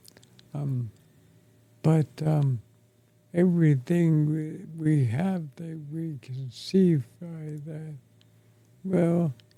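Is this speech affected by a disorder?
Yes: ALS; affects chest and throat.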